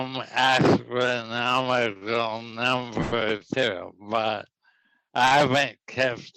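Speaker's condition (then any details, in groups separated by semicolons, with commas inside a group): ALS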